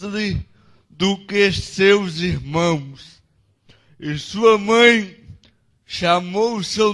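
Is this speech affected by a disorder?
Yes: cerebral palsy; no speech as child.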